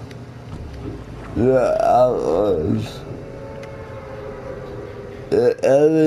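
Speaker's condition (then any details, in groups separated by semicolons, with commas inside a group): Cerebral palsy; atypical speech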